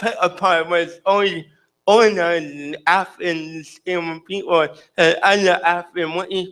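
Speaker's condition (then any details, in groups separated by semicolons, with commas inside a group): Cerebral palsy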